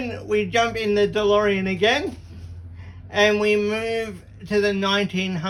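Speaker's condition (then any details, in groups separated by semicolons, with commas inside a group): Cerebral palsy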